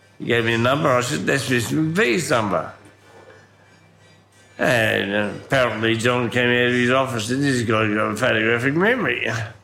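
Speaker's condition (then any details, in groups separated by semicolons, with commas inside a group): Ataxia from brain damage, cerebellar; internal injuries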